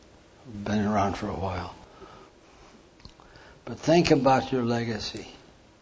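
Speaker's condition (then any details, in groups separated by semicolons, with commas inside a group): Parkinson's; Nebraska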